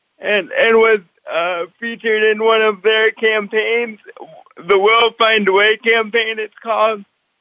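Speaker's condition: Cerebral palsy; pushed and pulled through triathlon races by father

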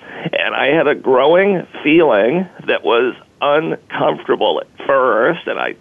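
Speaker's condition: Spasmodic dysphonia; sudden onset

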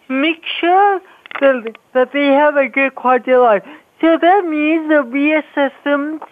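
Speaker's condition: Cerebral palsy; congenital, impacts movement and speech, part c speech therapy

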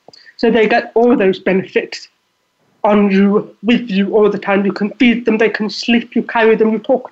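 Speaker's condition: Deafness; deafness audible in voice

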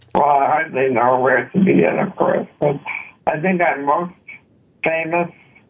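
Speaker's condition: Spinal muscular atrophy; toileting

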